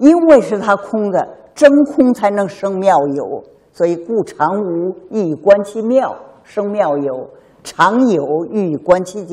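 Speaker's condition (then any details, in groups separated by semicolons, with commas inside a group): No condition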